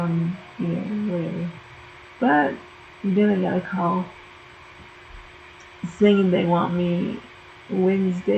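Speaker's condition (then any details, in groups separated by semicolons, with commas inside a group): Cerebral palsy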